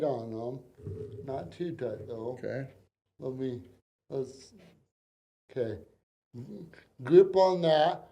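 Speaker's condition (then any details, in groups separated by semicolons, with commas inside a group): Cerebral palsy; from birth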